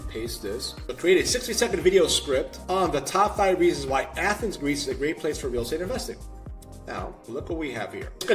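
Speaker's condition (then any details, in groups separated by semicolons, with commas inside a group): No condition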